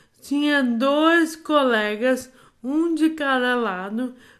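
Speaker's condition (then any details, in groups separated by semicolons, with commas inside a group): Amyotrophic lateral sclerosis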